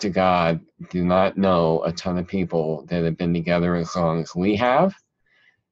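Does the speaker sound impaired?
Yes: cleft palate; present since childhood.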